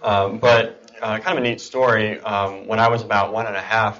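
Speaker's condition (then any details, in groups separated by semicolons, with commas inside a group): Cleft palate and cleft lip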